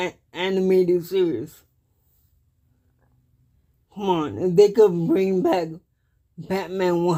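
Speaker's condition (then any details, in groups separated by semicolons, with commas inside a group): Cerebral palsy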